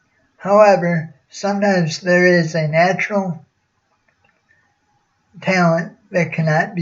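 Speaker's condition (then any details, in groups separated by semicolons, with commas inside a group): Cerebral palsy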